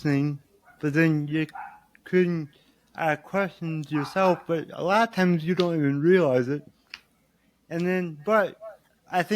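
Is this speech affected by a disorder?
Yes: cerebral palsy.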